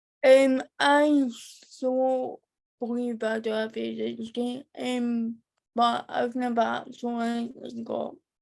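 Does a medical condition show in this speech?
Yes: cerebral palsy.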